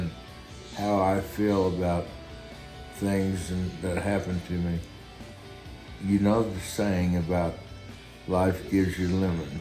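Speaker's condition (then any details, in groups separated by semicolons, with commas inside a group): Guillain-Barré syndrome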